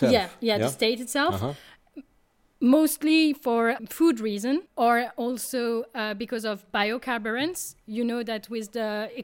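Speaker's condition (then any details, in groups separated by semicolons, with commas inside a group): No condition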